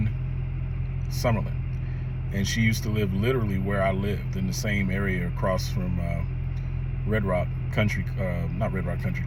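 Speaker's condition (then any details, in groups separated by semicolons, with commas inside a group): No condition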